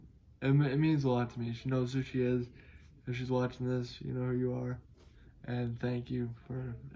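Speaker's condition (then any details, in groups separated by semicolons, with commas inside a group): Cerebral palsy; able to speak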